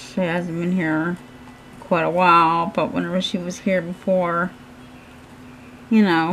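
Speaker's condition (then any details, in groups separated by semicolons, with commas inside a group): Cerebral palsy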